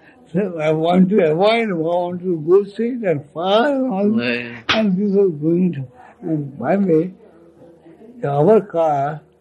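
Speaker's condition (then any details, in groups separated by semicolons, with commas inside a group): Speech loss after head injury; very difficult to utter words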